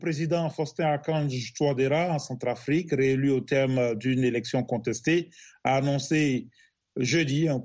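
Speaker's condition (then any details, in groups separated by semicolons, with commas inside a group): No condition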